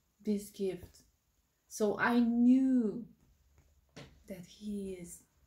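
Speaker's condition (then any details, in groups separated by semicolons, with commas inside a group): No condition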